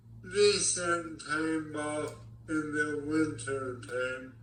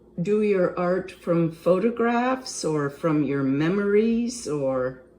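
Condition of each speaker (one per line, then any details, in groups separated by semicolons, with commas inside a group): ALS; about 2 years since diagnosis, physical, occupational, speech therapy
No condition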